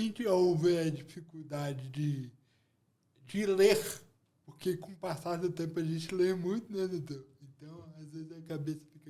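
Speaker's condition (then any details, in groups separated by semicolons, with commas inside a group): Cerebral palsy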